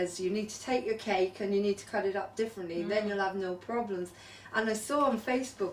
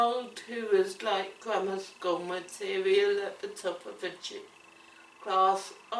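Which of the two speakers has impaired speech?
The second: cerebellar ataxia; affects coordination, speech and swallowing, curvature; diagnosed in childhood, aqua therapy, weekly keep fit.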